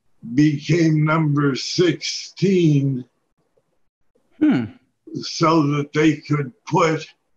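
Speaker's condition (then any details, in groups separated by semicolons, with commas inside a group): Parkinson's disease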